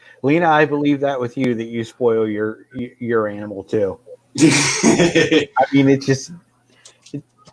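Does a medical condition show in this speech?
No.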